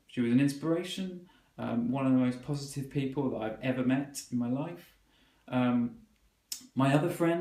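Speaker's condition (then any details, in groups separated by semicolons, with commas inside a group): No condition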